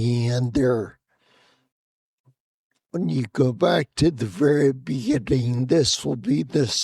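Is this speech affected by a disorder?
Yes: spinocerebellar ataxia.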